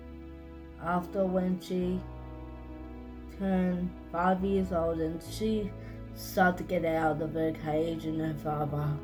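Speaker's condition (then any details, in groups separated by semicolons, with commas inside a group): Cerebral palsy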